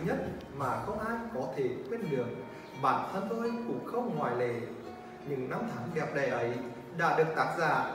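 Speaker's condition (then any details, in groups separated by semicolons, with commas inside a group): No condition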